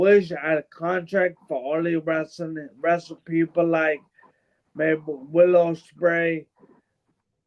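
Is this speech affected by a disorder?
Yes: brain bruising; speech bad.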